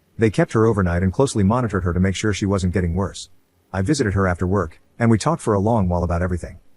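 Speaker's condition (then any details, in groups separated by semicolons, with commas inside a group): No condition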